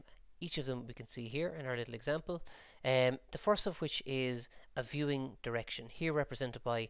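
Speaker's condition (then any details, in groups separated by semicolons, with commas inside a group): No condition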